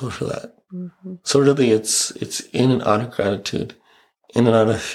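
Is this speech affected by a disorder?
Yes: ALS; father Bob Snow died of ALS, right hand and forearm affected, left hand partly weak, feeding tube, clinical trial drug; 2.5 years since diagnosis, earlier nine-month plateau ended, recent pneumonia with breathing concerns; tongue affected but unchanged, predicted speech loss within a year not happened, voice changed, sounds older, voice challenges at work.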